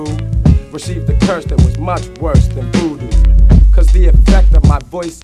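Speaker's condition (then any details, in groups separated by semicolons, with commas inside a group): No condition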